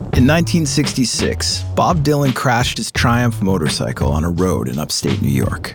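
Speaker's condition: No condition

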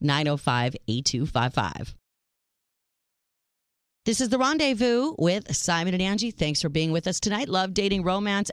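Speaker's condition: No condition

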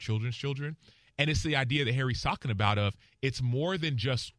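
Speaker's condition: No condition

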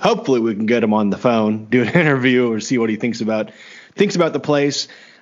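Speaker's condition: No condition

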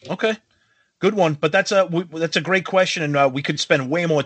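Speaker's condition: No condition

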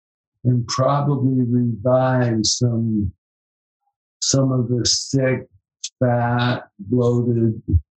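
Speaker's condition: ALS; cramping, spasticity, fasciculations from about 5 years ago, onset age 53, throat worst, legs minimally affected; lost 12 to 39% breathing capacity, saliva into lungs, cough, stem cells, ozone IV, hyperbaric oxygen; slurred speech, lost deep resonating radio voice, throat badly affected

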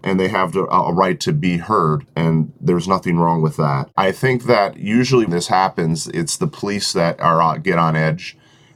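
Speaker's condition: No condition

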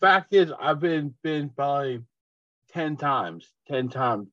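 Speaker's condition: Aphasia after stroke; aphasia caused by stroke; understandable but communication not easy

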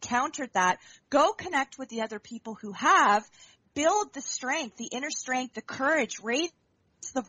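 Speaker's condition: No condition

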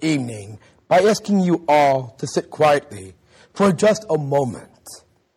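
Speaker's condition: Down syndrome; learning disability

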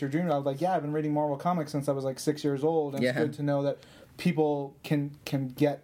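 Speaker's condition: No condition

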